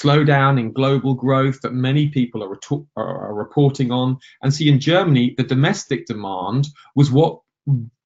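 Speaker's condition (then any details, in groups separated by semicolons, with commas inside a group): No condition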